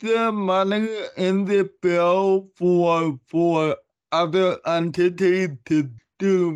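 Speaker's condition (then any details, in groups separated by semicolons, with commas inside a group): Cerebral palsy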